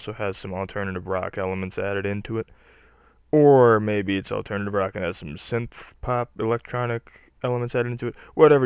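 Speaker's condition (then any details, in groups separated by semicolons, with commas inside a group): No condition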